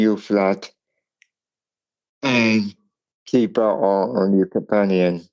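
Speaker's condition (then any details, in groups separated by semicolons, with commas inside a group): Cerebral palsy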